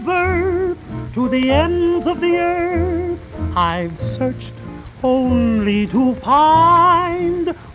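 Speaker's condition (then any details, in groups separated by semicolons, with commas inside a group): No condition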